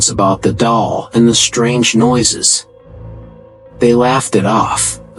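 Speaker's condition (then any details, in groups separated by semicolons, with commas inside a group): No condition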